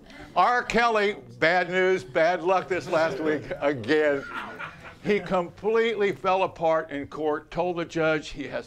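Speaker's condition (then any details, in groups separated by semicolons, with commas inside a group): No condition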